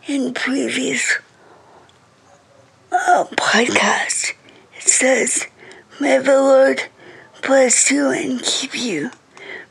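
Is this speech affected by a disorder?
Yes: cerebral palsy; wheelchair user, speech and more.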